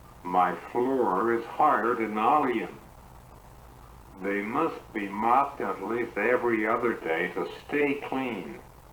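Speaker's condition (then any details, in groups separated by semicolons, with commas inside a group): Cerebral palsy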